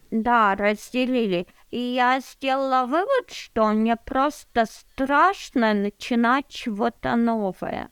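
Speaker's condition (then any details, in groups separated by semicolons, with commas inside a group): Cerebral palsy; abnormal gait, needs help on stairs without railings, walks everywhere, no wheelchair, home-schooled as child; no felt limitations currently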